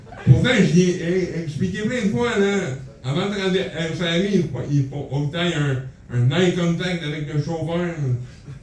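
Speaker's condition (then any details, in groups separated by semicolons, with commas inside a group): Cerebral palsy; from birth, lack of oxygen at birth, affects walking; speech not always understood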